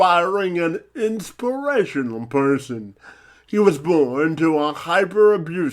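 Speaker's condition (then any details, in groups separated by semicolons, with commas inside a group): Cerebral palsy; spastic quadriplegic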